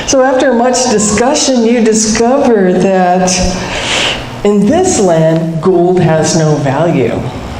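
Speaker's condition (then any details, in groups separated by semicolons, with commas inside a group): No condition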